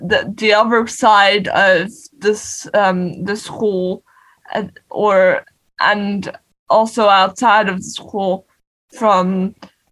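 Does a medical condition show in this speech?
Yes: cerebral palsy; non-progressive, needs change over time.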